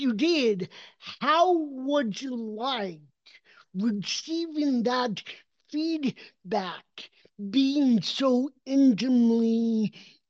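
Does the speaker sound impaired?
Yes: cerebral palsy; onset before three.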